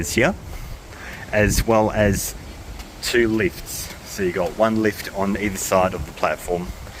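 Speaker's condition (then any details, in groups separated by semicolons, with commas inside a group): No condition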